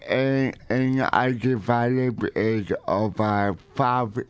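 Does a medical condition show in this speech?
Yes: cerebral palsy; present from birth, not an intellectual disability; typing messages often easier than speaking one-on-one.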